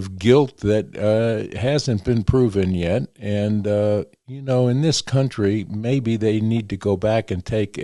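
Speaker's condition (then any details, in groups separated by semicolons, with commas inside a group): No condition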